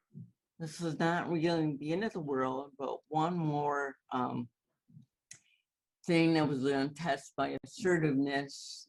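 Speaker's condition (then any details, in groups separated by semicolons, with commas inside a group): Cerebral palsy; present from birth, balance and coordination affected, mobility scooter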